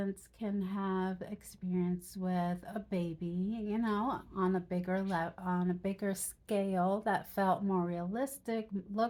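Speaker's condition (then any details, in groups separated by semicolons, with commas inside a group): No condition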